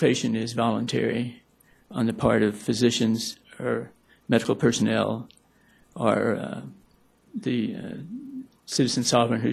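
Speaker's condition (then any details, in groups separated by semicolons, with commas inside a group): Parkinson's; may appear very nervous due to Parkinson's; may stumble over words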